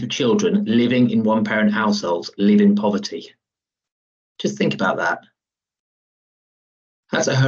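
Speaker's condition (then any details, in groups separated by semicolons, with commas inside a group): No condition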